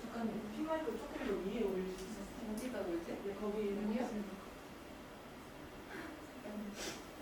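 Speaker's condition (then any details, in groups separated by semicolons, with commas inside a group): No condition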